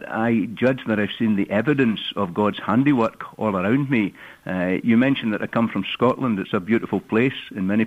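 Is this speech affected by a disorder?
No.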